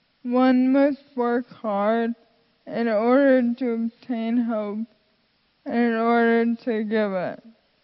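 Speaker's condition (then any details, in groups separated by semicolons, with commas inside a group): Friedreich's ataxia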